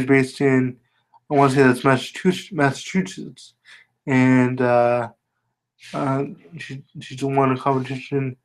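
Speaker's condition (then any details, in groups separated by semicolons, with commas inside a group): Spastic quadriplegia cerebral palsy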